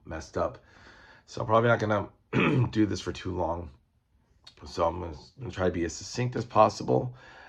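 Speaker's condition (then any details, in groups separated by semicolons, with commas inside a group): No condition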